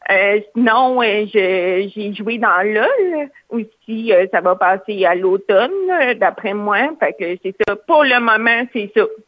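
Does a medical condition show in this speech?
Yes: hearing loss, cochlear implant; hard of hearing, cochlear implant surgery at age four.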